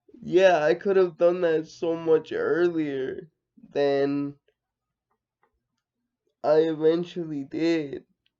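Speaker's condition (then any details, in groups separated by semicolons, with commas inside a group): Cerebral palsy, mixed, mild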